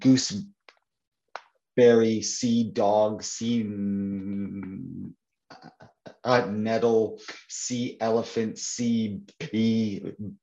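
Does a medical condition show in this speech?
Yes: stuttering; stutter since at least teenage years, ongoing near age 50; speaks at support groups for people and children who stutter; certain words and sounds hardest, stacks up vocabulary, circumlocution, quickly finds other wording to ease stutter; here prolonged sounds, blocks.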